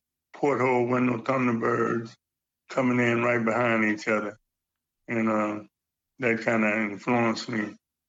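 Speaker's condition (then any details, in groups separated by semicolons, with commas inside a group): Parkinson's; Parkinson's disease for quite a while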